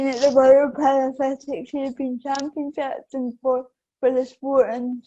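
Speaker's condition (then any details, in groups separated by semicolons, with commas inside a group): Cerebral palsy; affects balance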